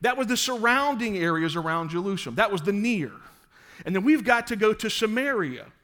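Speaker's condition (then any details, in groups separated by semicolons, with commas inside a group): No condition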